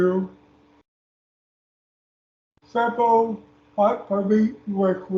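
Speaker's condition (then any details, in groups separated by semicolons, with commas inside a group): Speech impairment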